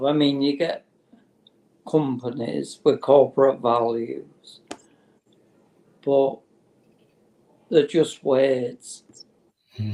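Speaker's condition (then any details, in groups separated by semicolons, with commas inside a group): Motor neurone disease; terminal, no cure; diagnosed within last two years, early stage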